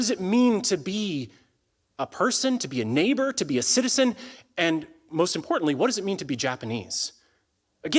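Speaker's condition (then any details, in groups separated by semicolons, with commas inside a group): No condition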